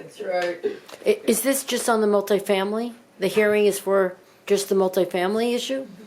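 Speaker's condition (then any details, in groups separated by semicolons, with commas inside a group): No condition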